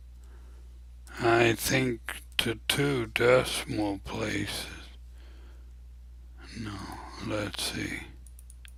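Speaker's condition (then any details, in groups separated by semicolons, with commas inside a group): ALS; abnormally slow voice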